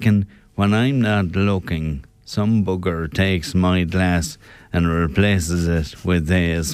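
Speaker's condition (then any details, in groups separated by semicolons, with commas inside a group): Motor neurone disease, slowly progressing semi-benign variant; symptoms over five years, diagnosed last year, semi-stable, unsteady on feet, less progressed than others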